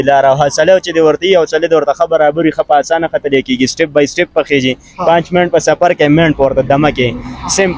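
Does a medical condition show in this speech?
No.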